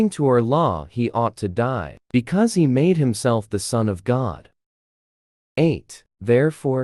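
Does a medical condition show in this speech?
No.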